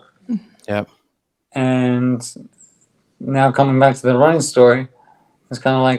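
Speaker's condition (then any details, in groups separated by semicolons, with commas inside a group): ALS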